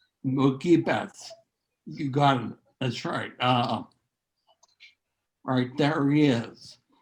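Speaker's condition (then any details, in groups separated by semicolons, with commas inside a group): Neurological disease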